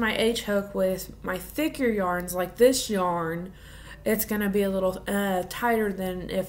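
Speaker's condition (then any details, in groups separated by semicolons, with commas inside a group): No condition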